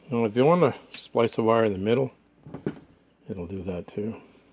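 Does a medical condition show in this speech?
No.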